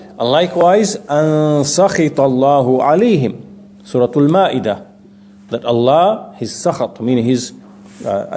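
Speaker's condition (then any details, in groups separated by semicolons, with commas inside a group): No condition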